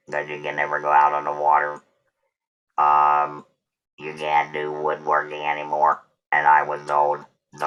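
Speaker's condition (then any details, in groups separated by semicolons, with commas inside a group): Total laryngectomy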